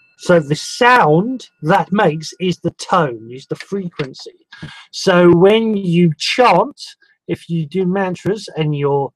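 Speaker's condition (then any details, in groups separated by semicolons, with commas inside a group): No condition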